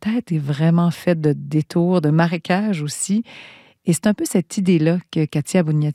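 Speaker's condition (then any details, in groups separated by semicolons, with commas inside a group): No condition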